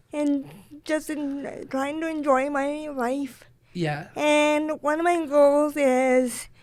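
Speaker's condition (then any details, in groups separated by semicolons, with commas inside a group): Cerebral palsy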